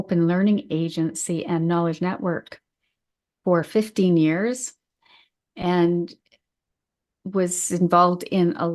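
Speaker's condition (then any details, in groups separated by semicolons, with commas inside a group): No condition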